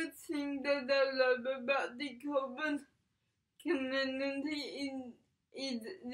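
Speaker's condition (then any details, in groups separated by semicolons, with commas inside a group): Cerebral palsy; speech affected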